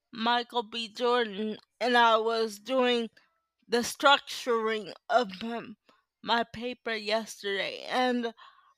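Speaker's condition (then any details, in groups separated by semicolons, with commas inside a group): Cerebral palsy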